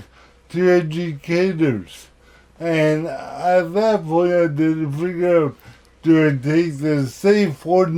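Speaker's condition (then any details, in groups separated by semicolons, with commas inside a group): Cerebral palsy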